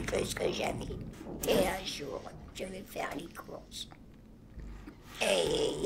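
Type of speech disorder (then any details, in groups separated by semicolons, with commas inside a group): Oesophageal speech; total laryngectomy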